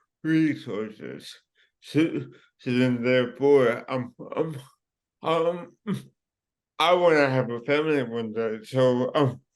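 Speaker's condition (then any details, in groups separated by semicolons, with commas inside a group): Cerebral palsy; from birth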